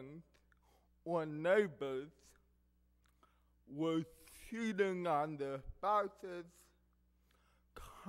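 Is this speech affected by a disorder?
Yes: cerebral palsy; affects hearing and speech.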